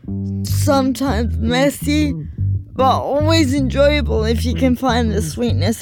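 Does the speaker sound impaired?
Yes: cerebral palsy; neuromuscular, full-time wheelchair user, no walking, 7-year-old powered chair, types slowly with two pointer fingers; old wheelchair creaking and whirring audible in background.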